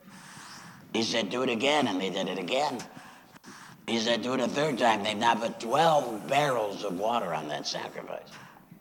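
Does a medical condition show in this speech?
Yes: laryngectomy after throat cancer, voice prosthesis; voice produced through throat prosthesis, likened to kazoo, altered tone of voice joked about.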